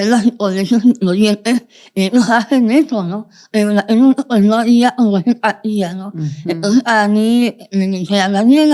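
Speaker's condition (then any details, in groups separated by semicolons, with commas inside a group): Moebius syndrome, congenital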